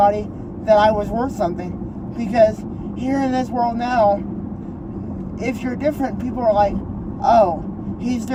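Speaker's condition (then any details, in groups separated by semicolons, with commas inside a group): Low tone cerebral palsy; able to communicate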